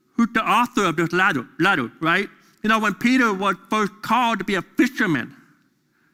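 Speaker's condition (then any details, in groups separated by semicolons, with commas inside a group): Deafness; deaf during school years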